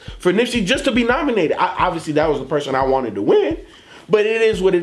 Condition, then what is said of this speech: None; typical speech.